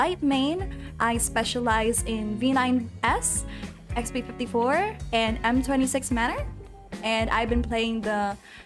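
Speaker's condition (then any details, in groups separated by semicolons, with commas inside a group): No condition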